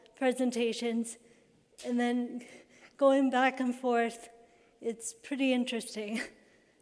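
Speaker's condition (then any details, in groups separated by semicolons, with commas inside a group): Cerebral palsy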